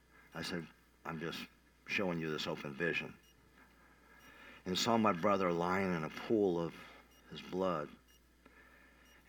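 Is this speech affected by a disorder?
Yes: cleft palate; not expected to survive first week.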